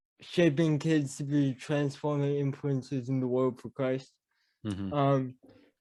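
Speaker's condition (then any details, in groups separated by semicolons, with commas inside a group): Cerebral palsy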